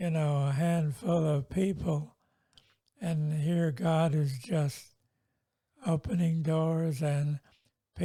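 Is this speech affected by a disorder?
Yes: multiple sclerosis.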